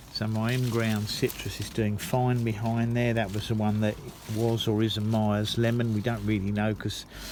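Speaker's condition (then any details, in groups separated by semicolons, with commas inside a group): No condition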